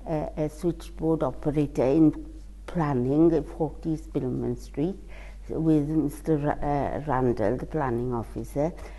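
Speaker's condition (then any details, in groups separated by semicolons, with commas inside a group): Cerebral palsy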